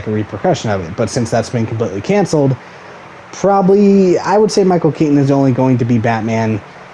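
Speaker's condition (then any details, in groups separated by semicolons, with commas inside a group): No condition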